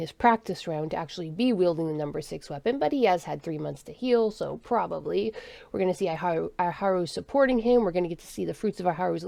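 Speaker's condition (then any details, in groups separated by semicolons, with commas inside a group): No condition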